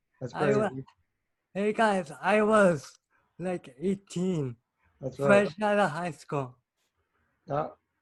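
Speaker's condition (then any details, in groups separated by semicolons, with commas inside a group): Cerebral palsy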